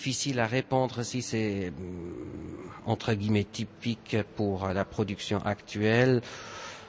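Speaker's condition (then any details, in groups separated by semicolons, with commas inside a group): No condition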